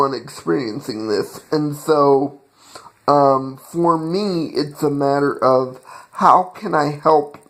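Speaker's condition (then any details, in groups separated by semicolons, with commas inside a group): Cerebral palsy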